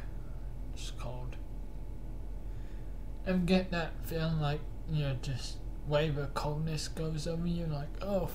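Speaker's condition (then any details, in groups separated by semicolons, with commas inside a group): Cerebral palsy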